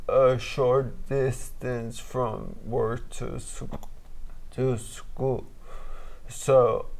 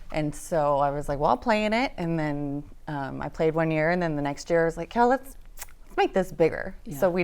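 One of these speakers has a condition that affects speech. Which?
The first: traumatic brain injury.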